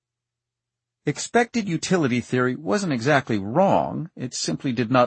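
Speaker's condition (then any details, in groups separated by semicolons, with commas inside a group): No condition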